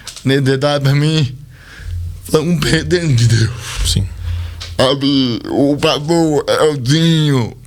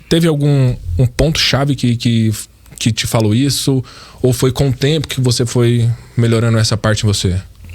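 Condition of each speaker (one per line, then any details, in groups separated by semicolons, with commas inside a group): Cerebral palsy; present from birth; speech not normal
No condition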